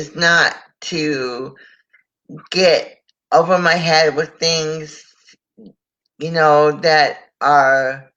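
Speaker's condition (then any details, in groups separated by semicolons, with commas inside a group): Cerebral palsy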